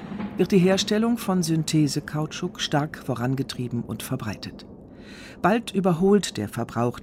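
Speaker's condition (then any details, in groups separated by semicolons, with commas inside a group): No condition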